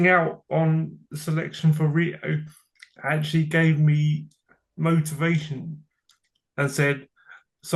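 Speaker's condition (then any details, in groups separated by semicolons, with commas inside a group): Cerebral palsy; from birth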